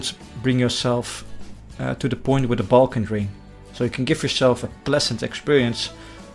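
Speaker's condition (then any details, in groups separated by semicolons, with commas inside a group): No condition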